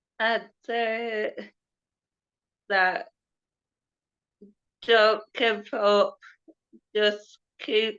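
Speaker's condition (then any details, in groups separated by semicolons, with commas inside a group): Cerebral palsy; previously muscle relaxants for leg spasms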